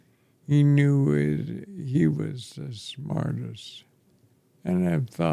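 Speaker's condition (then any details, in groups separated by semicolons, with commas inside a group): ALS; affects chest and throat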